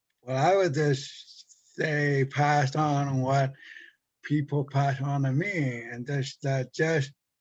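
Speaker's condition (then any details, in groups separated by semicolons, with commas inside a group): Stutter from brain injury; mild cerebral palsy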